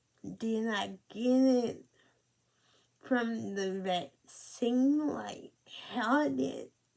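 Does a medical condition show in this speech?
Yes: cerebral palsy; speech affected.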